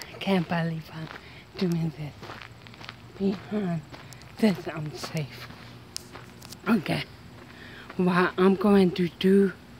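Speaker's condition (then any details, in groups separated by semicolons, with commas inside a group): Mild cerebral palsy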